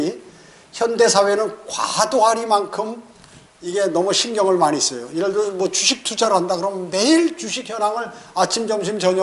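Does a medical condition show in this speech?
No.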